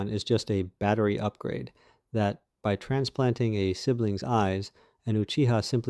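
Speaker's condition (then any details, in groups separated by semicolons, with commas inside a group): No condition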